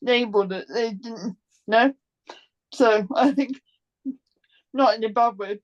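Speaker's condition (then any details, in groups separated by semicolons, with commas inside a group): Cerebral palsy; complex form, present from birth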